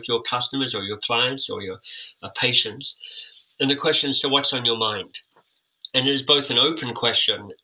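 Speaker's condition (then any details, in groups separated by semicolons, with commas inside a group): Cleft lip and palate; time with an orthodontist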